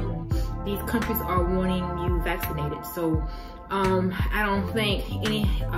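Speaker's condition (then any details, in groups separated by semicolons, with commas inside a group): No condition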